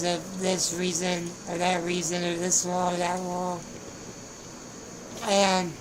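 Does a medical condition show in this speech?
Yes: spinal muscular atrophy.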